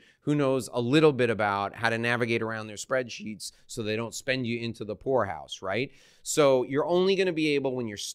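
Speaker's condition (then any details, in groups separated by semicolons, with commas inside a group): No condition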